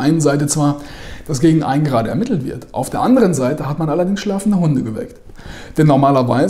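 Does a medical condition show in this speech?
No.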